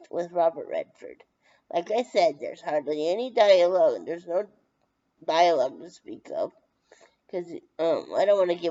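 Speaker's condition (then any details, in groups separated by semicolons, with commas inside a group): Brain injury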